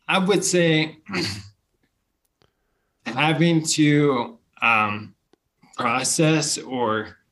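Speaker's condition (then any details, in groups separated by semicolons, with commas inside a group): Bulbar onset ALS; speech problems first, first diagnosed as tick-bite Lyme disease and infections, treated, then neurologist; diagnosed a few months ago, over a year after first symptoms, no cure or effective treatment; at first only after alcohol, later in everyday life, disease taking speaking away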